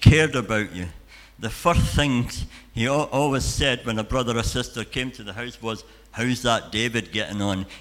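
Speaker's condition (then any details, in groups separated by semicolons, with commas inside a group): Cleft palate and cleft lip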